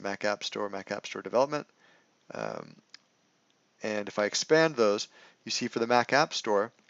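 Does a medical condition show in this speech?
No.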